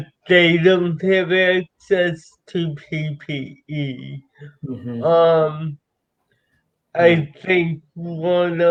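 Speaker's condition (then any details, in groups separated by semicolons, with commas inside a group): Cerebral palsy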